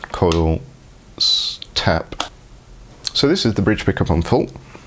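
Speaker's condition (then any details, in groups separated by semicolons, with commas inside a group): No condition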